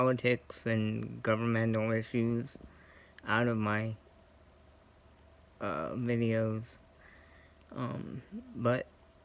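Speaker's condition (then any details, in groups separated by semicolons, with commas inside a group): Cerebral palsy; scoliosis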